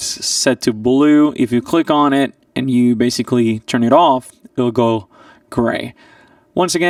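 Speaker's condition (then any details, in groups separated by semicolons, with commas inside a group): No condition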